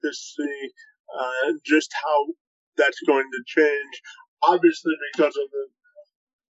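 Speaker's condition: Cerebral palsy, spastic quadriplegia

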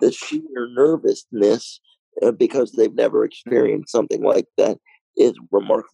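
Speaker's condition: Cerebral palsy, mild

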